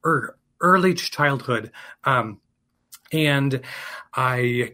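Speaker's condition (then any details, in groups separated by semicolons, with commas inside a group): Stuttering; developmental stutter, onset around age three, persisted into adulthood, received speech therapy; stutters openly, comfortable with stuttering; repeated sounds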